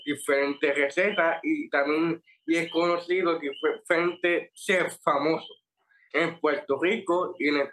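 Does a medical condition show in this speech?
Yes: Down syndrome; adult man aged 26 to 27.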